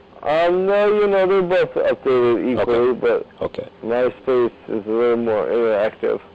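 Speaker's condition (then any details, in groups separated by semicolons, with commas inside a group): Cerebral palsy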